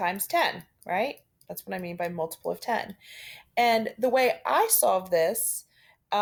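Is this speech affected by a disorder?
No.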